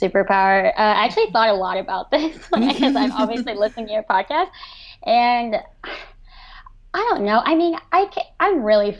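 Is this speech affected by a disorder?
Yes: cleft lip and palate; congenital severe cleft lip and palate, about 23 surgeries by 17, acute ischemic stroke at 18, post-stroke seizures; after stroke unable to speak, text or write, speech pathologist and cognitive therapy, hindered about a year.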